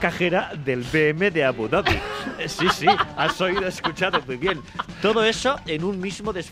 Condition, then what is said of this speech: No condition.